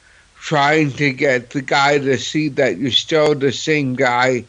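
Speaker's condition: Cerebral palsy; host hears New York accent

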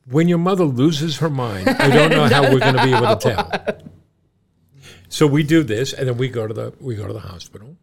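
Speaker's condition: No condition

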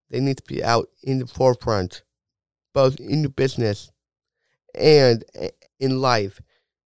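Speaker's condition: Down syndrome; diagnosis explained by parents in first grade

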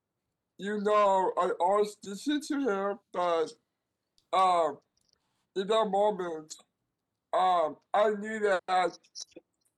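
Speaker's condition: Down syndrome; speaks in concepts

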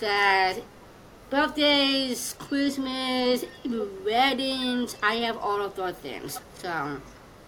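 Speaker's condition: Down syndrome; congenital

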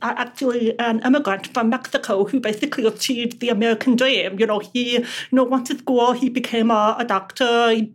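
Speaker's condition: Deafness; relies on lip reading

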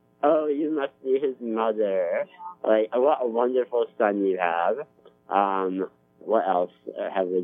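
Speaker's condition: Spinal muscular atrophy; Spinraza about 2 years

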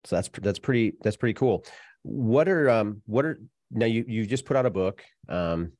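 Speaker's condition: No condition

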